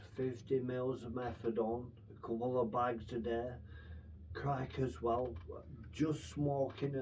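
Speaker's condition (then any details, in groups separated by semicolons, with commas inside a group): Brain infection with surgery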